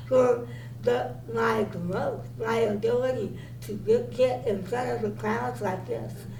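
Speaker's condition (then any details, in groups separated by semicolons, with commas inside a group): Cerebral palsy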